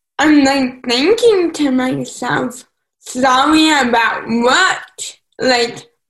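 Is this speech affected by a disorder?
Yes: cerebral palsy; needs help with grooming and household tasks, unable to drive, some mental developmental delay.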